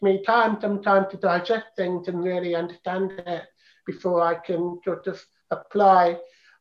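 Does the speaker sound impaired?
Yes: profound deafness; congenital, diagnosed at 2.5 years, no language before diagnosis, cochlear implant about 9 years ago; learned to speak via speech trainer, mimicking mother's sounds, hours daily, uses sign language socially.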